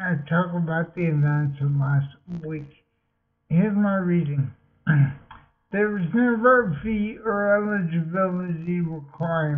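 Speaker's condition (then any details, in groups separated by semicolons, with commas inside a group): Multiple sclerosis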